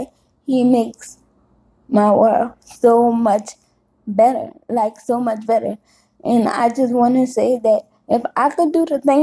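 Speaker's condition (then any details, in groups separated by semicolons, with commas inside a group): Cerebral palsy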